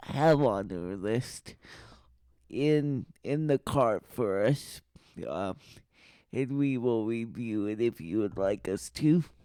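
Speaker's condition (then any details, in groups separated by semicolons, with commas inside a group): Cerebral palsy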